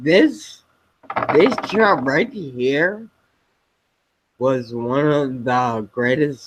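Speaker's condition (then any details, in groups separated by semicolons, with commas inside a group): Spinocerebellar ataxia type 7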